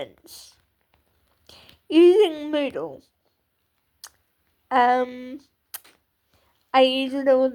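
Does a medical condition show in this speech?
Yes: cerebral palsy.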